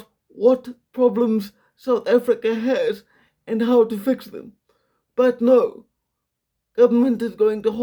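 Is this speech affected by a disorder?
Yes: quadriplegic cerebral palsy, severe.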